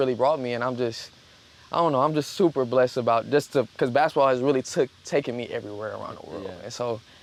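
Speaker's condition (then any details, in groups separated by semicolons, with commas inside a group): No condition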